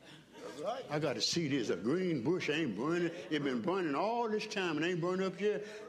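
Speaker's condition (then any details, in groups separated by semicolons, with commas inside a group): No condition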